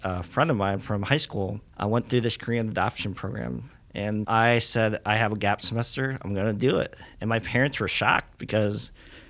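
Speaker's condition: Cleft lip and palate; congenital

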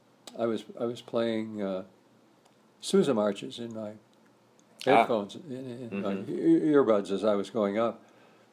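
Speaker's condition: Parkinson's disease; stiff right arm

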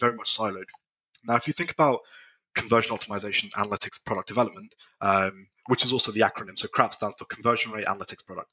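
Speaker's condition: No condition

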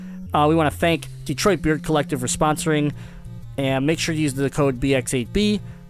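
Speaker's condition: Cleft palate; multiple surgeries in childhood

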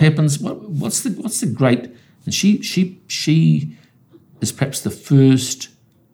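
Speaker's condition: No condition

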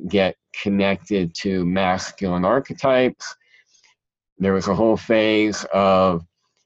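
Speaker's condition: Cleft palate; present since childhood

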